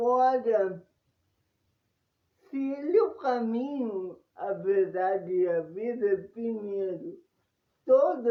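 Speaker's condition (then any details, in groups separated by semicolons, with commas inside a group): Paralysis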